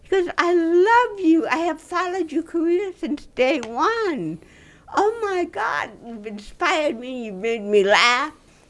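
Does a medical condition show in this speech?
Yes: dystonia.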